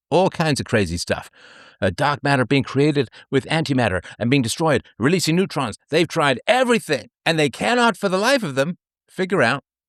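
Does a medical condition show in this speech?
No.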